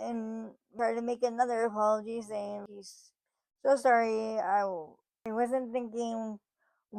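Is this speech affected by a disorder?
Yes: cerebral palsy, spastic.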